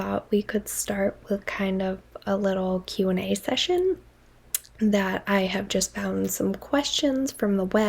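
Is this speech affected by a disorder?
No.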